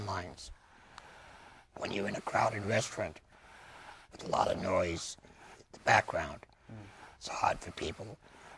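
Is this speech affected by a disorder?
Yes: laryngectomy; vocal cords surgically removed; hard to understand over phone.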